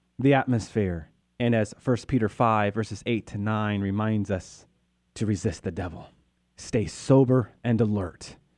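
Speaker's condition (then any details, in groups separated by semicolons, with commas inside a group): No condition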